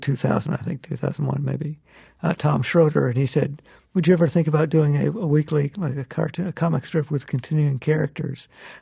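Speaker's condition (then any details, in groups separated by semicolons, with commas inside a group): Parkinson's disease; loss of motor control, left arm badly affected, right hand largely spared, right-handed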